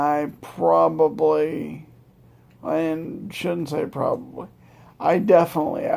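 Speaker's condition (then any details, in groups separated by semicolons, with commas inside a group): Multiple sclerosis; slight voice scratchiness, very tired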